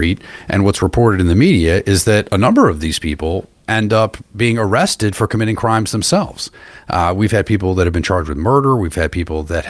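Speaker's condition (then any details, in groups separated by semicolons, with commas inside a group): No condition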